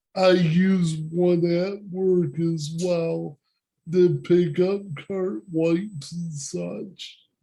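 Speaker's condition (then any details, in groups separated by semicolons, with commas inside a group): Cerebral palsy; speech impairment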